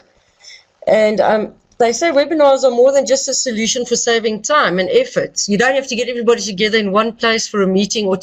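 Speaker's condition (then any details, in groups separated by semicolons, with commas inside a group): No condition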